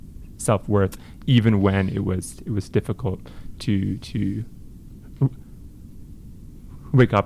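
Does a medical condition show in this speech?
Yes: stuttering; persisting into adulthood, no cure, managed, no family history, past blocks up to 30 seconds; always stutters, varies by day and week, no clear pattern, retimes breaths, Israeli Zoom support group; more when nervous, less when angry, tends not to block when singing, uncoordinated breathing contributes; here repeated sounds, prolonged sounds.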